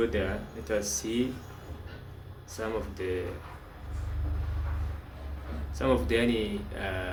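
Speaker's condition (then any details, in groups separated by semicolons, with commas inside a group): No condition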